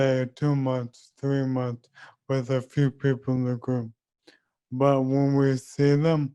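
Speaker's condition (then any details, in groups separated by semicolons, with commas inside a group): ALS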